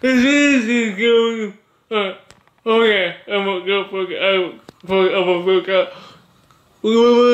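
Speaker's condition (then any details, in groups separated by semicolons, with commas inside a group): Cerebral palsy; body affected; speech disability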